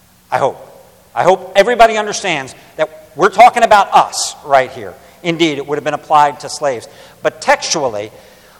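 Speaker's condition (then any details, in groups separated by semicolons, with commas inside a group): No condition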